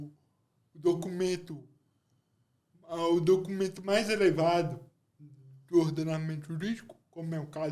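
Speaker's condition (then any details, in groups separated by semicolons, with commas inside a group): Cerebral palsy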